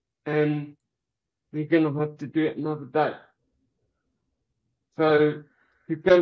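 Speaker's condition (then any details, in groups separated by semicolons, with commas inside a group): Cerebral palsy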